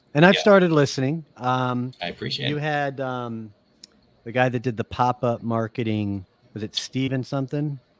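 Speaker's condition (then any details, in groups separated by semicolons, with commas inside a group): No condition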